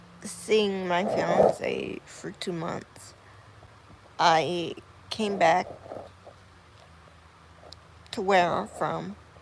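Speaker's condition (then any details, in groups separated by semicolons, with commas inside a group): Cerebral palsy; cannot walk, wheelchair, one usable hand; able to speak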